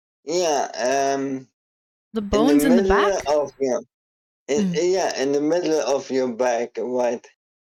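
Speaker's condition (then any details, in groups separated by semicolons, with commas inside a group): ALS; struggles to form sentences while speaking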